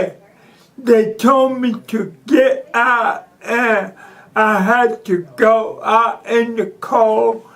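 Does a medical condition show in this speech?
Yes: cerebral palsy.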